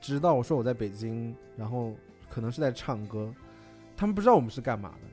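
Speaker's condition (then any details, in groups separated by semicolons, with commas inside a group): No condition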